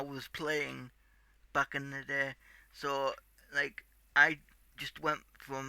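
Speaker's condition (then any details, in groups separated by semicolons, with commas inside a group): Cerebral palsy; tight muscles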